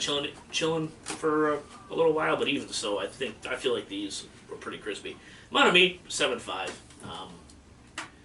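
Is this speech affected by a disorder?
No.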